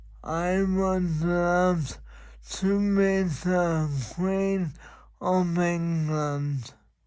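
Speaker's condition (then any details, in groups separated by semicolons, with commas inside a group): Motor neurone disease; speech declining 2-3 years, uses voice clone, slow typing; speech faded, hard to understand, speech recognition fails, worsening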